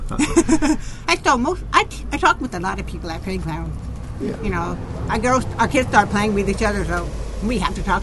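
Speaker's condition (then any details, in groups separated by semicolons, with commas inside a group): Deafness, profound, genetic, severe; born hearing or hard of hearing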